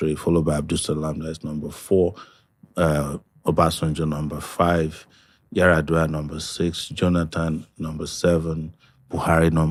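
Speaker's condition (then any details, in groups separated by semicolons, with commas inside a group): No condition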